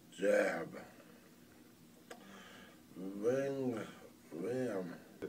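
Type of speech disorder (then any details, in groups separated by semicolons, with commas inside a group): Dysarthria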